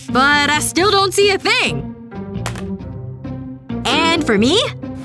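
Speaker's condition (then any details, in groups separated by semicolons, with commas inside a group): No condition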